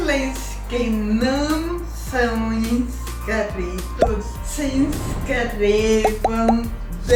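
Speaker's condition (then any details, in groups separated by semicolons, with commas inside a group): Cerebral palsy; lack of oxygen at birth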